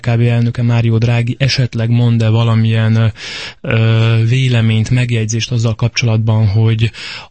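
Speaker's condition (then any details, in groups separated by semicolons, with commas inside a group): No condition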